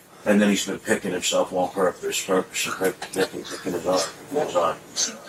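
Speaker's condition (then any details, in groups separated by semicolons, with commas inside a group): No condition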